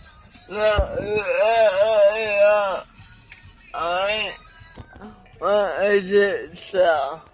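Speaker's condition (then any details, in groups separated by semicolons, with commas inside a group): Cerebral palsy; one hand affected; atypical speech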